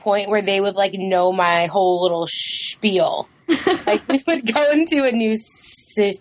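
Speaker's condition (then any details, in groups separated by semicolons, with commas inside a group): Stuttering; mainly blocks rather than easy repetitions; still stuttering, speech helped a bit by daily teaching and practicing strategies with clients; phone listeners mistake blocks for bad connection, uses voluntary stuttering when disclosing stuttering; prolonged sounds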